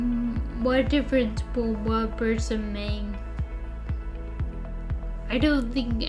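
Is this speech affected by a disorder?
Yes: Friedreich's ataxia.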